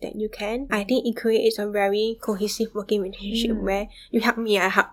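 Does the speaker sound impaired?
Yes: bilateral sensorineural hearing loss; moderate to severe from about age 4, left profound since young, right worsened about 3 years ago; right severe with hearing aid, left profound with cochlear implant, fluctuating hearing; intense speech therapy.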